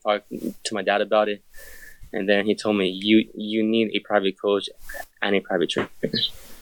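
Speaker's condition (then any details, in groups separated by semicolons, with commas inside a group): Stutter; stutter since childhood, always a problem growing up; repeated sounds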